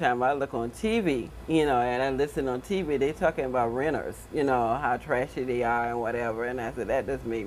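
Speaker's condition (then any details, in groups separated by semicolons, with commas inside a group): No condition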